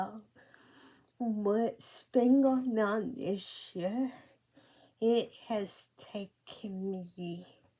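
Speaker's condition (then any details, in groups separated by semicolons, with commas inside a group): Cerebral palsy; speech affected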